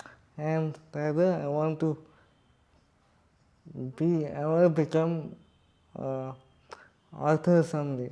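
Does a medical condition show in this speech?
Yes: cerebral palsy.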